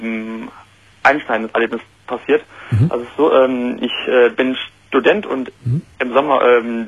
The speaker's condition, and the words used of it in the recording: Stuttering. Und zwar ist, was man vielleicht gerade noch nicht so ganz hört, ich habe ein Stotterproblem.